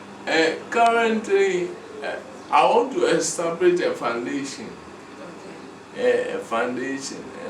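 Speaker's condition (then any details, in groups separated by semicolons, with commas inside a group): Cerebral palsy; speech brain area underdeveloped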